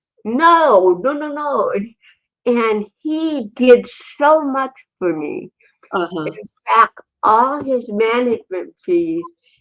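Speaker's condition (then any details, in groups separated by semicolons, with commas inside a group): Cerebral palsy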